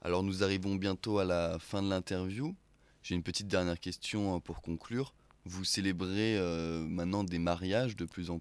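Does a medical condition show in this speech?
No.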